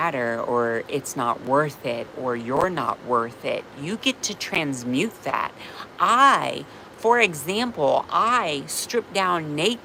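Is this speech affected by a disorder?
No.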